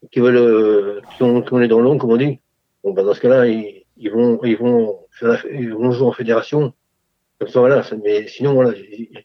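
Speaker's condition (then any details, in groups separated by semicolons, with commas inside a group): Parkinson's disease; regular table tennis with able-bodied players, Ping Pong Parkinson championships for 4 years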